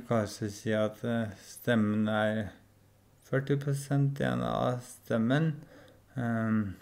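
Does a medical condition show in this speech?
Yes: ALS.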